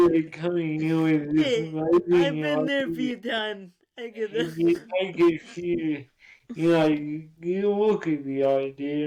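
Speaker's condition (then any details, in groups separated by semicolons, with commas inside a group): Cerebral palsy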